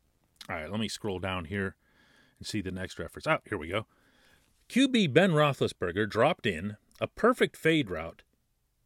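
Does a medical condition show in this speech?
No.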